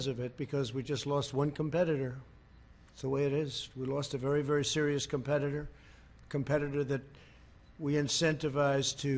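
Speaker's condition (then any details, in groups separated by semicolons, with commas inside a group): No condition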